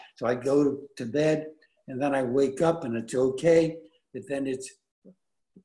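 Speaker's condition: Aphasia after stroke; aphasia caused by stroke; still improving daily, very tired every evening; can no longer speak Bulgarian, previously spoken fluently

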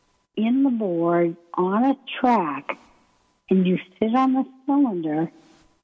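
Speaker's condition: ALS; limb onset in right foot

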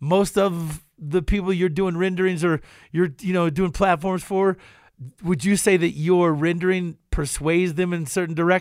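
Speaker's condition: No condition

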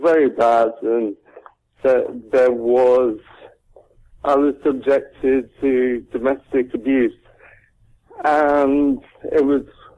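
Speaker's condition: Cerebral palsy; caused by doctors' negligence at delivery

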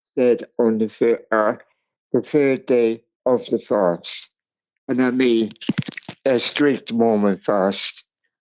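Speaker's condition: Cerebral palsy; speech impairment

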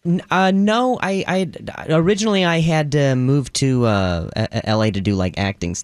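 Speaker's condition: Stutter, acquired after head injury; acquired in adulthood in Los Angeles, softball grounder hit throat at shortstop, fell backwards; voice lessons and breathing exercises for more control; high voice, stutters saying home city name, learned to sing; repeated words, blocks

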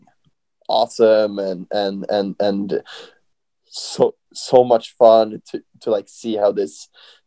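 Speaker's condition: Stuttering; stutter makes speaking take longer; repeated words

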